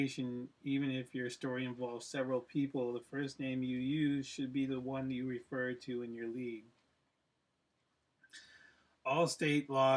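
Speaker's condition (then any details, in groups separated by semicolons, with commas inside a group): No condition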